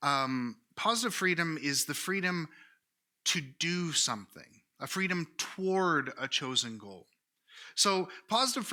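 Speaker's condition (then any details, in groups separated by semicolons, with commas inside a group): No condition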